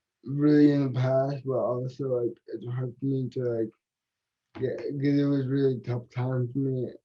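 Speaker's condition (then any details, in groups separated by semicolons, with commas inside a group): Cerebral palsy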